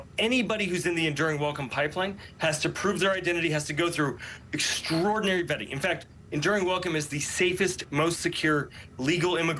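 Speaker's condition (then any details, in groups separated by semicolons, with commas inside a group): No condition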